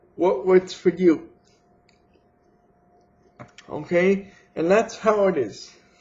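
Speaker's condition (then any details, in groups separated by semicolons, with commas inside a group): Cerebral palsy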